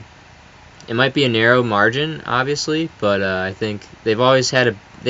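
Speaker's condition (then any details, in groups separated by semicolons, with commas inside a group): No condition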